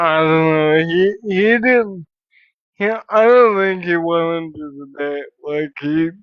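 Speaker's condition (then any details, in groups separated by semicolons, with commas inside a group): Cerebral palsy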